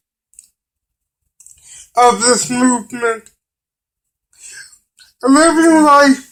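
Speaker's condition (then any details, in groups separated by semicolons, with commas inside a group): Cerebral palsy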